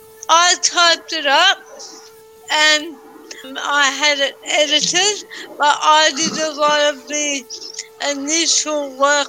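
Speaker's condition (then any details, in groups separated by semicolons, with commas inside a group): Cerebral palsy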